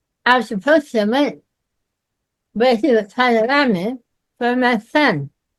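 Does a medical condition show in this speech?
Yes: myasthenia gravis.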